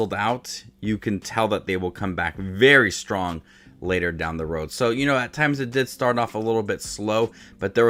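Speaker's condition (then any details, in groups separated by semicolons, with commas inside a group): No condition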